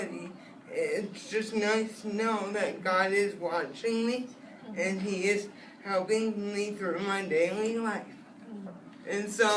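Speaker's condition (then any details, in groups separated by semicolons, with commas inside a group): Spastic cerebral palsy; spastic, lack of oxygen at birth, wheelchair, multiple surgeries; physical and occupational therapy, foot braces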